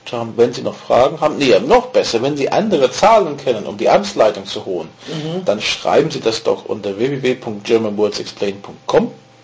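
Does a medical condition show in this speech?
No.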